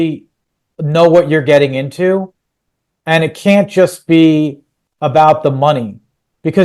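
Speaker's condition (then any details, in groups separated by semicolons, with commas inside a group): No condition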